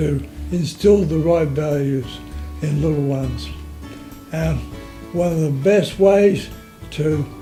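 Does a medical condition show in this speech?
Yes: motor neurone disease; affects voice.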